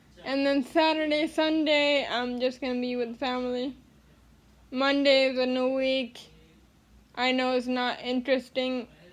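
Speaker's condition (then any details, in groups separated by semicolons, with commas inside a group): Cerebral palsy; spasticity, tight muscles such as hamstrings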